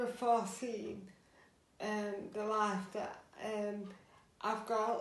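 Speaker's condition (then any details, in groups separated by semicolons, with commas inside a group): Cerebral palsy; physically disabled, uses wheelchair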